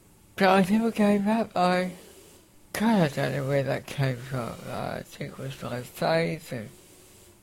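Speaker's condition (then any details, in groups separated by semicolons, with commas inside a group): Facioscapulohumeral muscular dystrophy, facioscapulohumeral (FSHD); named facioscapulohumeral form in late 20s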